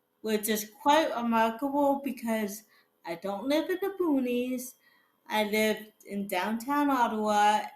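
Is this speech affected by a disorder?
Yes: cerebral palsy; fall risk.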